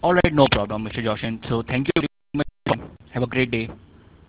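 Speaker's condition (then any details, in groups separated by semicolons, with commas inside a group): No condition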